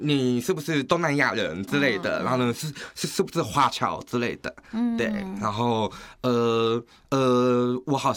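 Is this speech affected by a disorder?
Yes: hearing impairment, acquired, progressive; gradually worsening hearing impairment; slight accent, sometimes taken for overseas Chinese or Southeast Asian, otherwise speaks very well, normal word order.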